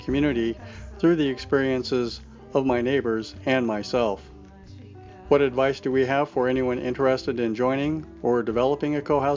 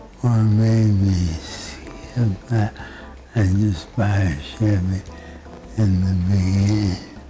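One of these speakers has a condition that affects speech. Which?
The second: Parkinson's disease.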